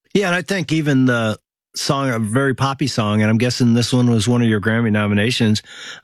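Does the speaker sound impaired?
No.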